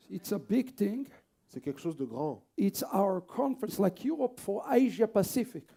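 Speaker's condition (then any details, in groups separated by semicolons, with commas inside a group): No condition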